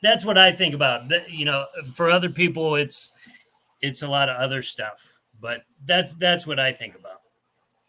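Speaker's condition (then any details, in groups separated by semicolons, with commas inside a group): No condition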